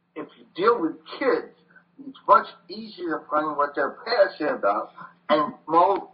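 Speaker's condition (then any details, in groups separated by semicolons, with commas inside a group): Voice box damage from tracheostomy; brain injury from smoke inhalation, carbon monoxide poisoning, voice box damaged by medic's trach tube; about 30 to 32 years since injury, cannot write, lost fine motor skills; cannot sing as before, ongoing voice challenge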